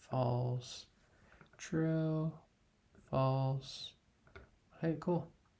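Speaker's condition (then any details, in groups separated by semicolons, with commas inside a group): No condition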